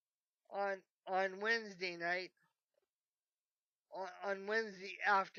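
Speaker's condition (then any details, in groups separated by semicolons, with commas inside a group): Cerebral palsy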